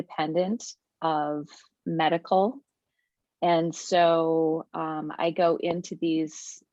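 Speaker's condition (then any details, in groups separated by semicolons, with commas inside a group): No condition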